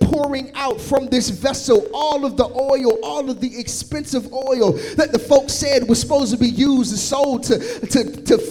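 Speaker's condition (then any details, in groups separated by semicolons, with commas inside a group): No condition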